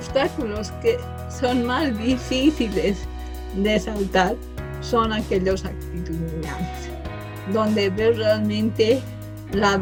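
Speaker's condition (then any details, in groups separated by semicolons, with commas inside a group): Cerebral palsy from birth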